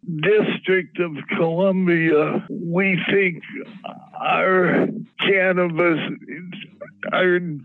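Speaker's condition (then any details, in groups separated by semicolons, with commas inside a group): Parkinson's disease; preferred by tincture dropper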